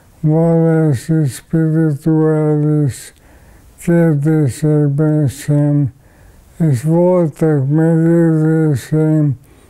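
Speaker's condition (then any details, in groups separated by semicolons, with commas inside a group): ALS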